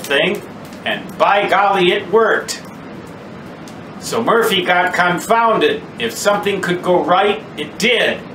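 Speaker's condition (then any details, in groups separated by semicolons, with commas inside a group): No condition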